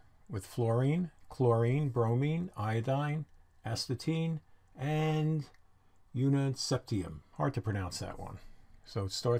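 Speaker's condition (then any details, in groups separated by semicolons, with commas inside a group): No condition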